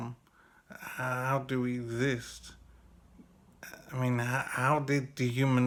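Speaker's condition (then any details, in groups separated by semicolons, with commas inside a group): Injury affecting speech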